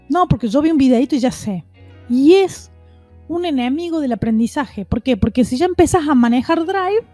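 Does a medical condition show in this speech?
No.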